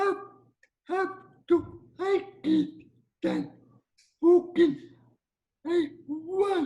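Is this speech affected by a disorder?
Yes: cerebral palsy; present from birth; speech slightly affected.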